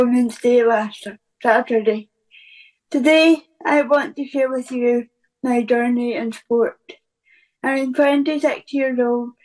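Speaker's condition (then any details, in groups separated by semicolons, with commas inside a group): Cerebral palsy; present from birth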